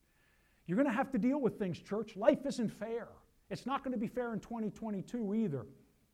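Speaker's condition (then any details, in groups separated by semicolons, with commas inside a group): No condition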